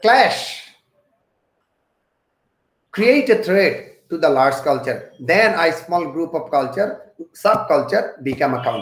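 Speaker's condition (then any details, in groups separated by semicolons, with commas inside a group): No condition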